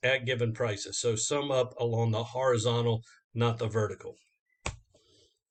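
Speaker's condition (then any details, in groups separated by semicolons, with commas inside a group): No condition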